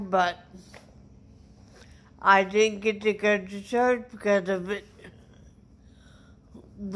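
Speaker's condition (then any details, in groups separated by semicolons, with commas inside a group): Traumatic brain injury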